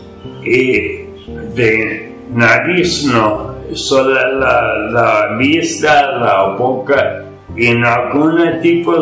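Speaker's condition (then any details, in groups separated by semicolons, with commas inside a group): Ataxia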